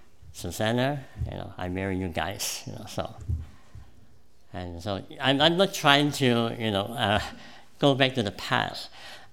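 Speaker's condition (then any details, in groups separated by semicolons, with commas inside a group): Cleft palate; congenital cleft palate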